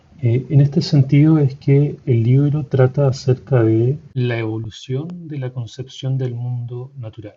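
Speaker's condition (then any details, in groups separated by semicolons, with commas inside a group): No condition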